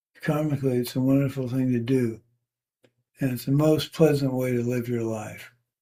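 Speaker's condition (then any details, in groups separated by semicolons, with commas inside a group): Parkinson's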